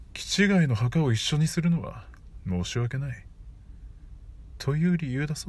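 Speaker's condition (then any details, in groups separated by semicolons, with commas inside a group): No condition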